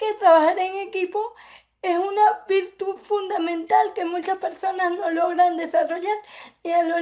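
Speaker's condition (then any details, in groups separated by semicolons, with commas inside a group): Cerebral palsy; from birth; affects speech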